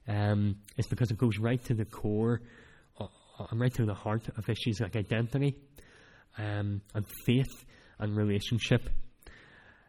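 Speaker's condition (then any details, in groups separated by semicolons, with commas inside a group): Cleft palate; speech not that clear at times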